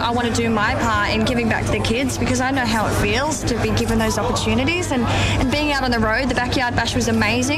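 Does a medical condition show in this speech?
Yes: cleft palate; congenital cleft palate, no roof of mouth at birth, multiple surgeries; unable to swallow or sing as a child.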